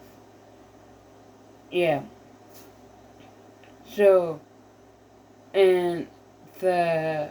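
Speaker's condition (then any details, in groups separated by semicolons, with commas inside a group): Mild cerebral palsy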